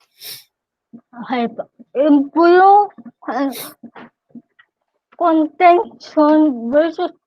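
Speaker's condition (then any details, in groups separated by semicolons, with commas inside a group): Cerebral palsy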